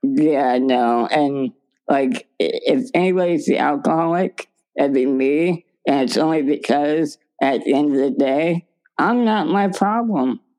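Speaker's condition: Spinal muscular atrophy; progressive muscle weakness, wheelchair user, told was dead 14 years ago

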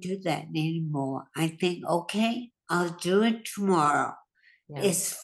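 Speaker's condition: Hemorrhagic stroke; near-fatal brain bleed with unconsciousness

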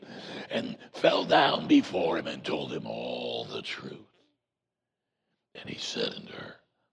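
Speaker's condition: Voice box removal needed; prior chemo and radiation

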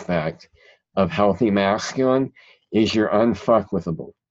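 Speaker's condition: Cleft palate; present since childhood

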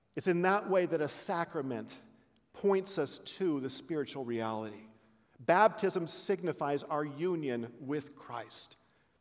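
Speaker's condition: No condition

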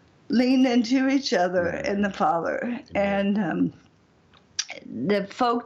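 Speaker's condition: Bulbar ALS; lisp, difficulty with articulation, effortful tongue movement, not speaking clearly, ALS impact audible

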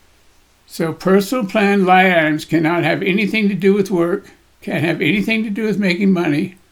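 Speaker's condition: Parkinson's disease; Parkinson's disease at age 76 to 77, body tremor, shaking stops when holding heavy weights; voice shakes

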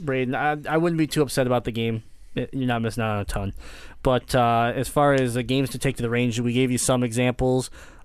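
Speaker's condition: Cleft palate; multiple surgeries in childhood

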